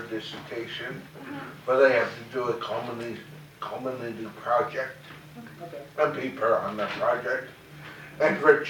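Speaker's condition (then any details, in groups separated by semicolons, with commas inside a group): Cerebral palsy; very mild form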